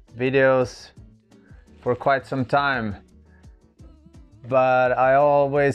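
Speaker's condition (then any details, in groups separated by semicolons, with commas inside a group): No condition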